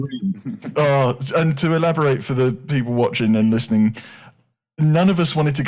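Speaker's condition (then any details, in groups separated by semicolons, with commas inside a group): No condition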